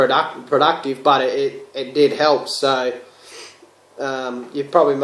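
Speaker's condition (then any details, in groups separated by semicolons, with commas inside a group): No condition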